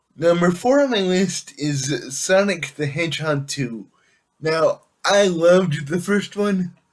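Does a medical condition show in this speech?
Yes: cerebral palsy; able to speak.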